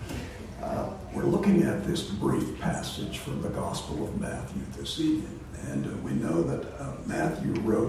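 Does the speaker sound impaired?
Yes: voice disorder; not contagious.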